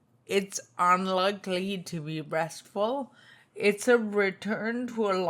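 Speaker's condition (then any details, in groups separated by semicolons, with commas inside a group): Spinocerebellar ataxia type 2, SCA2; tongue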